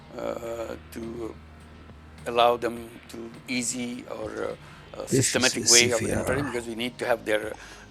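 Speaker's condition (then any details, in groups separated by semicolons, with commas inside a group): No condition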